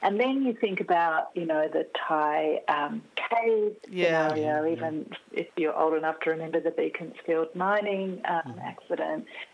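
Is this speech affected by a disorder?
No.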